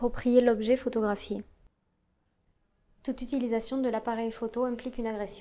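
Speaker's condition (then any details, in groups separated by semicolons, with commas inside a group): No condition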